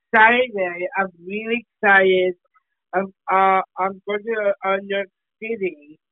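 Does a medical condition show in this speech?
Yes: Down syndrome; congenital down syndrome, recent covid pneumonia needing oxygen, cardiac arrest and critical care; short simple answers, non-standard grammar, business partner completes some sentences.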